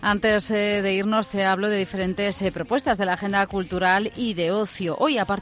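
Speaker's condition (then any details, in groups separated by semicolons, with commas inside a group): No condition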